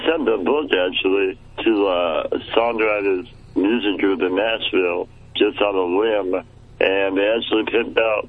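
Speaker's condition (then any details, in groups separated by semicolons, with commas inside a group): Muscular dystrophy; childhood onset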